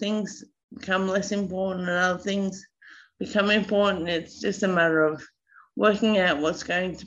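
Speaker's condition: Slurred speech after brainstem stroke, mild; brainstem stroke at 26, initially unable to move below eyes, 7.5 months rehab, 3 hospitals; initially unable to talk, relearned speech, now mild slurring, not very obvious

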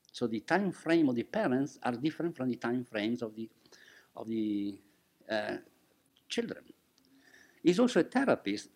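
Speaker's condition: No condition

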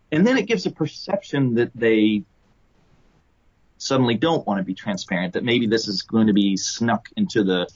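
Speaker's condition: No condition

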